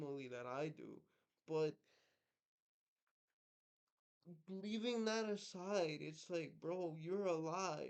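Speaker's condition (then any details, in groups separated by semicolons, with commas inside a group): Cerebral palsy, mixed, mild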